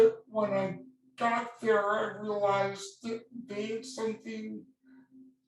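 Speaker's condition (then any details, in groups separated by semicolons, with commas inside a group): Cerebral palsy; from birth, motor brain damage, all four limbs; voice slightly affected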